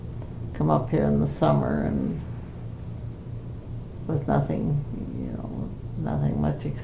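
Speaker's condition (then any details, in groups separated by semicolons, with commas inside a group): Parkinson's; Parkinson's for 5 years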